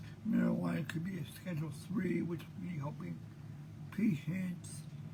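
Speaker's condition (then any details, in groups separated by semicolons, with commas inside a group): Cerebral palsy; present since birth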